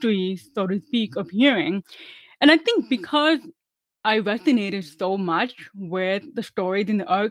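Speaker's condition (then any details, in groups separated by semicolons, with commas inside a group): Deafness; about 25 years passing as hearing, relearned English and speech, hearing aids, closed captioning; uses hearing aids and closed captioning, not fluent in sign language; relearned speech through about ten years of speech therapy, often told speaks really well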